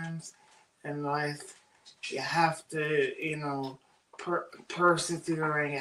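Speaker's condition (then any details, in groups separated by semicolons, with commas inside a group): Cerebral palsy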